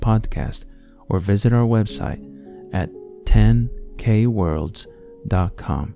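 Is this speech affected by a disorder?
No.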